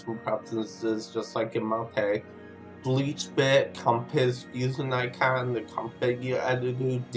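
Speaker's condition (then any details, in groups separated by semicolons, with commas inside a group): Cerebral palsy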